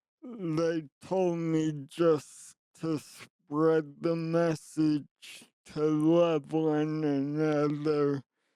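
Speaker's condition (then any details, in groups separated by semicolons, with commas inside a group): Traumatic brain injury; initially could not speak, used signs before speech returned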